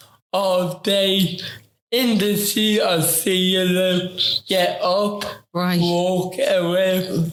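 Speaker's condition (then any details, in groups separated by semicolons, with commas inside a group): Ataxic cerebral palsy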